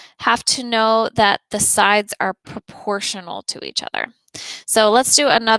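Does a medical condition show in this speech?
No.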